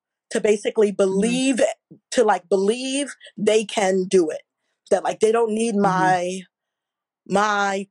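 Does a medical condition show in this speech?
Yes: stuttering; adjusting to it, traumatic brain injury from car accident; here prolonged sounds, blocks.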